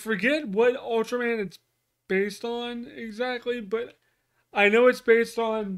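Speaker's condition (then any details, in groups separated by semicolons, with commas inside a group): Cerebral palsy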